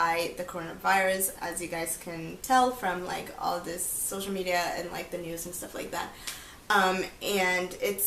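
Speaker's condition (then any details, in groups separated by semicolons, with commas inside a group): No condition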